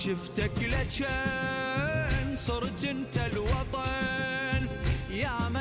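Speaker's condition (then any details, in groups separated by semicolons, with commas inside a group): No condition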